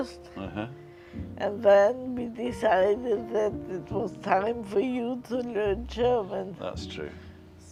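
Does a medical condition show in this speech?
Yes: multiple sclerosis.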